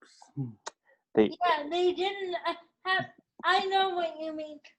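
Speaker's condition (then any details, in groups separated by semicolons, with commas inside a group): Cerebral palsy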